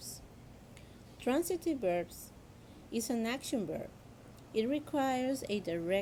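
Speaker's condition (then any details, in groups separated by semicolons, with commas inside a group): No condition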